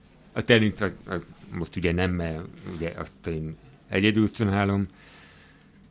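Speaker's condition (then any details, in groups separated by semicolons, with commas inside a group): Hard of hearing; hearing aid mentioned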